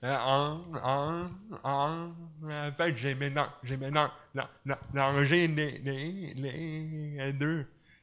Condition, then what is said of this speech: Stuttering. Puis, pour vrai, je fais des, des jokes de bégaiement, puis je, dois les grains, sinon je suis plus capable.